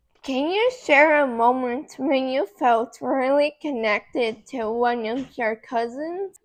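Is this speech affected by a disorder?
Yes: cerebral palsy; affects muscles.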